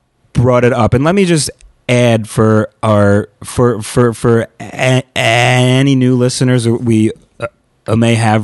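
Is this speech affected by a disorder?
Yes: stuttering; past therapy to become more comfortable with stuttering, earlier fear of public speaking from stuttering; stutter-like tension when signing own name, worse under pressure or with people watching; here repeated sounds, repeated words, prolonged sounds, blocks.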